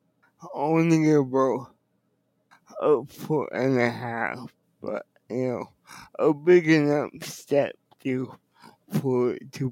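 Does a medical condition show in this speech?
Yes: cerebral palsy; wheelchair user.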